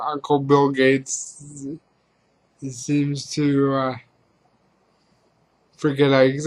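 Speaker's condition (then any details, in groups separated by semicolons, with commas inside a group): Cerebral palsy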